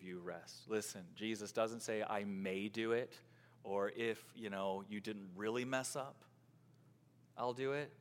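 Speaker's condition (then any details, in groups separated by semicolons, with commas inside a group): No condition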